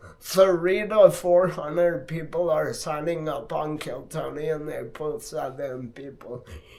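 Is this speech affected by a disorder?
Yes: multiple sclerosis.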